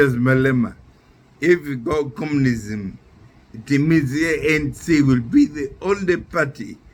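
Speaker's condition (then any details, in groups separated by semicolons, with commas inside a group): Neurological disease from torture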